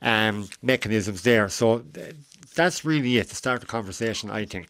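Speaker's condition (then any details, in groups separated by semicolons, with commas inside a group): Cleft lip and palate; adult, age 41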